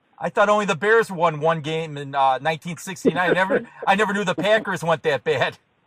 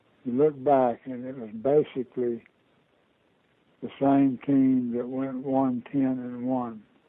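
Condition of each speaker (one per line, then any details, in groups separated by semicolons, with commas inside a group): No condition
Parkinson's disease; diagnosed about two years ago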